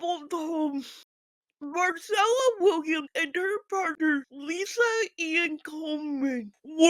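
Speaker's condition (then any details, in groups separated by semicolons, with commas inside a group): Physical speech impairment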